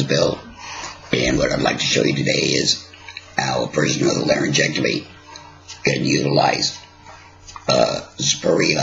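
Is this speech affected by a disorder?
Yes: laryngectomy; morning coughing, clears with deep breaths.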